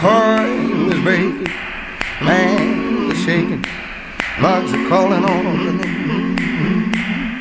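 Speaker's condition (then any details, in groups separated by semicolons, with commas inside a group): No condition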